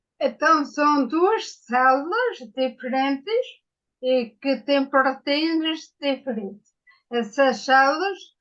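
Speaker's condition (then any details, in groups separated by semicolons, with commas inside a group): Ataxia after brain injury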